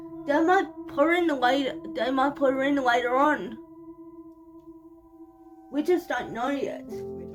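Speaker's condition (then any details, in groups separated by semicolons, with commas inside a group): Cerebral palsy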